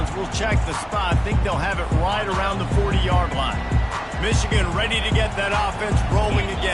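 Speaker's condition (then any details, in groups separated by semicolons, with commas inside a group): No condition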